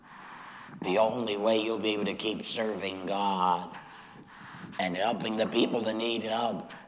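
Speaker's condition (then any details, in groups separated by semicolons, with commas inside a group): Laryngectomy after throat cancer; throat cancer treated with chemo and radiation, recurred, voice box removed, voice prosthesis placed; voice produced through throat prosthesis, likened to kazoo, altered tone of voice joked about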